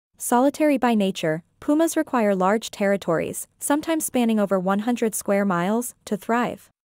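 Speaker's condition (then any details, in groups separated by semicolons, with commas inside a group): No condition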